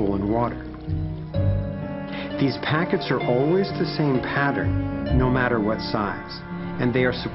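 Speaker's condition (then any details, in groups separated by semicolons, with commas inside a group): No condition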